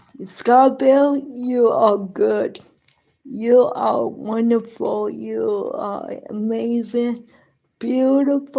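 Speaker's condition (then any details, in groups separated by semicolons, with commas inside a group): Cerebral palsy; present from birth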